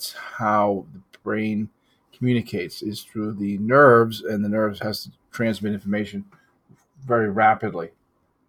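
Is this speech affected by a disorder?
No.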